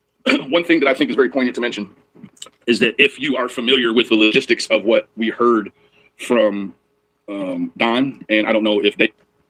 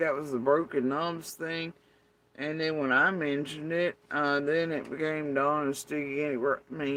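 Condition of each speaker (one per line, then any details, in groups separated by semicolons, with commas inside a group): No condition
Facial paralysis after surgery; post-surgical paralysis of face, neck, tongue, lips, nerve reattached, arm affected; much slower speech, simpler words, voice once lost, worse when tired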